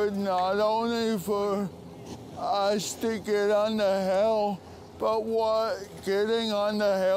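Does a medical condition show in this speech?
Yes: spastic cerebral palsy; spastic form, affects balance.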